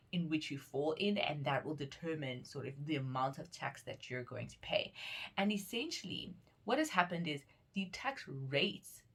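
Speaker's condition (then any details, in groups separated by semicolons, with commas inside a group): No condition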